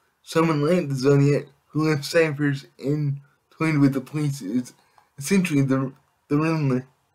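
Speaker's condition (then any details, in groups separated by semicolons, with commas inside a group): Cerebral palsy; able to speak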